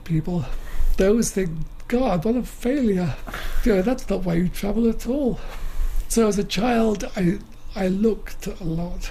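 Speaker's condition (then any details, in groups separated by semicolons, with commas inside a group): Motor neuron disease; wheelchair user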